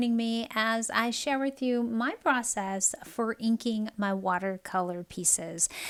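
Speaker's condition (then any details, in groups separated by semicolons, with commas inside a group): No condition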